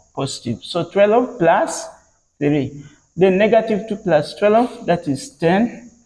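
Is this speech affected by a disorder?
No.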